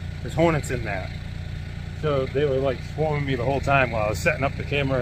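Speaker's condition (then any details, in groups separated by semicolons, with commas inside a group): No condition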